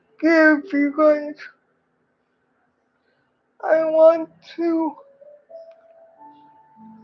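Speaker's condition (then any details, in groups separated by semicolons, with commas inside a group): Cerebral palsy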